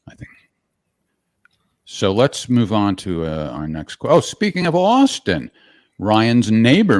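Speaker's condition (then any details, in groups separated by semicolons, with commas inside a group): No condition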